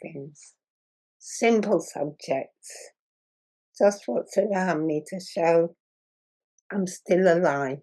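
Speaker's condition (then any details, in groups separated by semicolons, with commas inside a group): Muscular dystrophy; progressive muscle wasting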